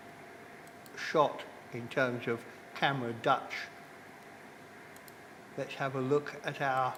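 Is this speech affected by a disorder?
No.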